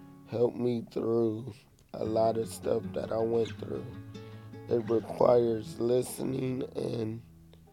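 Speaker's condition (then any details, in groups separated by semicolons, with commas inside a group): Cerebral palsy; affects movement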